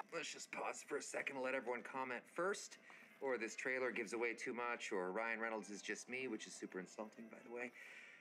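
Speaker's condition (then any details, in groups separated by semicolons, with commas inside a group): No condition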